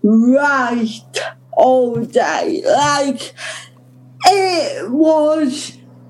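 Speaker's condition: Ataxic cerebral palsy; stuck during delivery

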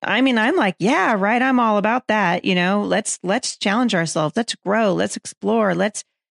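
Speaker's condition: No condition

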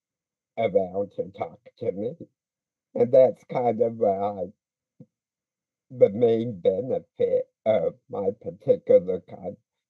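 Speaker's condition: Speech impediment

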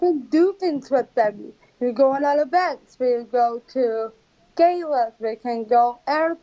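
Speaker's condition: Down syndrome

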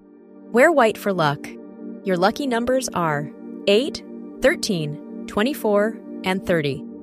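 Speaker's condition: No condition

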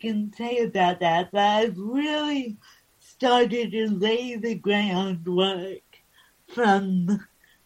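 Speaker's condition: Cerebral palsy

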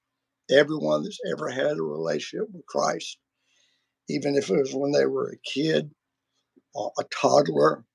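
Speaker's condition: Vocal cord surgery; including laser treatment

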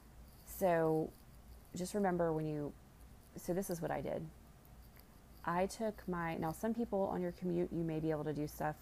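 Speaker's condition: No condition

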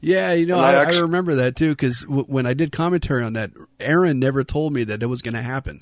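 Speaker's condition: No condition

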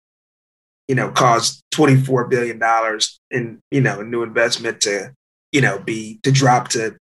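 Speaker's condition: No condition

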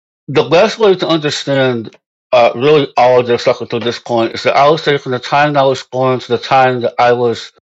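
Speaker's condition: Moebius syndrome; a little hard to understand, certain letters hard to pronounce

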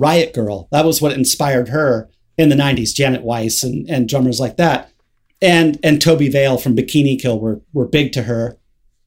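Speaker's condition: No condition

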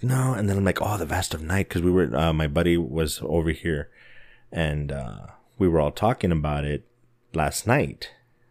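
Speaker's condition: No condition

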